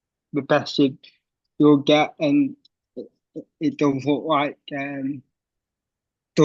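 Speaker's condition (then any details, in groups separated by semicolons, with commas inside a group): Cerebral palsy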